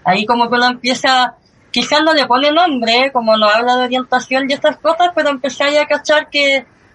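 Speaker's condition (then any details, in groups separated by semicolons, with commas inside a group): Cleft lip and palate; since early childhood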